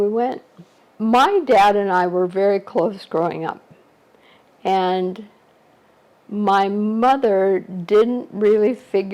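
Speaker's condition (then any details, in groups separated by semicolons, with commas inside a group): ALS; shortly after diagnosis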